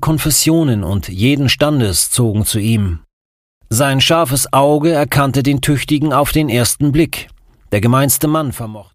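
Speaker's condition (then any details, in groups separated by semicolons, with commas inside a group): No condition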